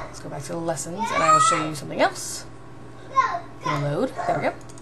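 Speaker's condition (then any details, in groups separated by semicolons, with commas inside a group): No condition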